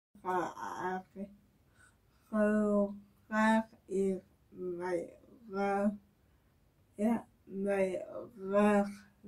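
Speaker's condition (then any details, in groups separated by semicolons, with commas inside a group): Cerebral palsy; since birth, brain injury from preterm birth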